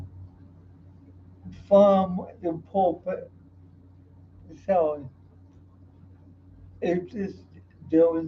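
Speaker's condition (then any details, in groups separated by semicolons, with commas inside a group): Cerebral palsy; uses wheelchair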